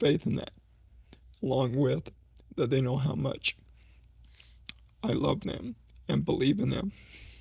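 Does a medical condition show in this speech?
Yes: ALS; needs voice rest during conversation.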